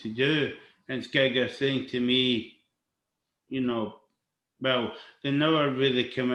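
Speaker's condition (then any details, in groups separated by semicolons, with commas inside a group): Cerebral palsy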